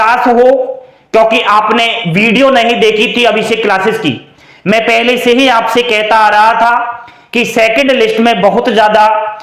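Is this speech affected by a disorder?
No.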